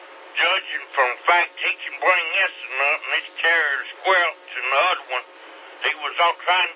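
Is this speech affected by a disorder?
Yes: slurred speech; stroke 3 years ago.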